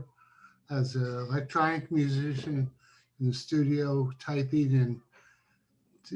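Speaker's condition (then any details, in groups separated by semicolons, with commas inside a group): Parkinson's disease; right-side tremor, deep brain stimulation implant; right-side tremor gone after stimulation, previously on levodopa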